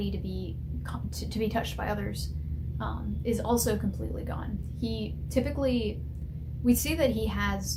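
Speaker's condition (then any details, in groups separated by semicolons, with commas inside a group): No condition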